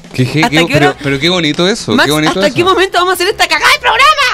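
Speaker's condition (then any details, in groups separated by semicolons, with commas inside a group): No condition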